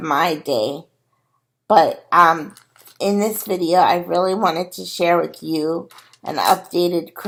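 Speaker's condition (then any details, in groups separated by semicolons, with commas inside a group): Cerebral palsy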